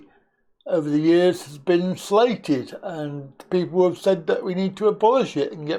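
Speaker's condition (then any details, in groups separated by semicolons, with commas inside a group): Cerebral palsy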